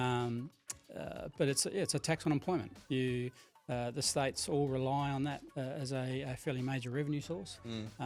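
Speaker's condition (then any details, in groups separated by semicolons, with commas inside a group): No condition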